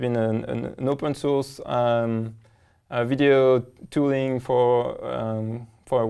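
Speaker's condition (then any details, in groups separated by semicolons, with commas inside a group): No condition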